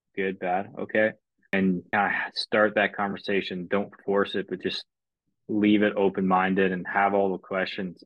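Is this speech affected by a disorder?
No.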